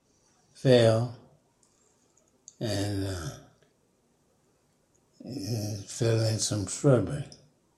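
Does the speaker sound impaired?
Yes: Parkinson's; about 5 years since onset.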